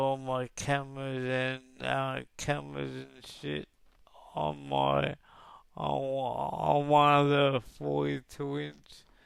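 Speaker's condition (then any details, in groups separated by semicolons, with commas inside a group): Cerebral palsy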